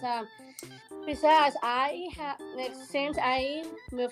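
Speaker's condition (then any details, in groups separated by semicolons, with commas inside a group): Down syndrome; present from birth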